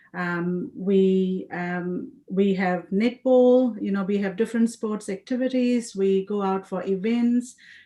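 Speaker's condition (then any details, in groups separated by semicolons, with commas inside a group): No condition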